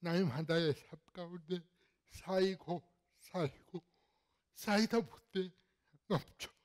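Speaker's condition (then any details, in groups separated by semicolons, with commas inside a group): Cerebral palsy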